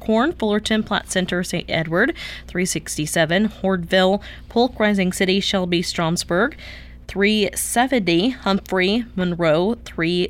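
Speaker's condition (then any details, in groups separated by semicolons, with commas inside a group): No condition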